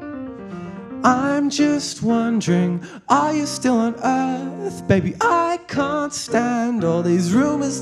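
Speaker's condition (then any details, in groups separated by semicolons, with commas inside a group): No condition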